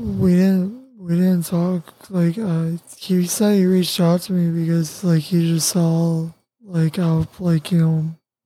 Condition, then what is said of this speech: Tracheostomy. And they say you have to sleep with the cuff up, and that stops you from talking.